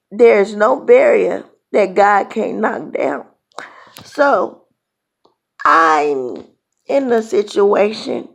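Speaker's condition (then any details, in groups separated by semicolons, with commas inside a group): Cerebral palsy; born two months premature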